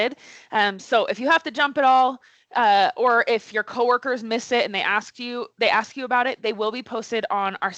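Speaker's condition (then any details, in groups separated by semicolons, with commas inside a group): No condition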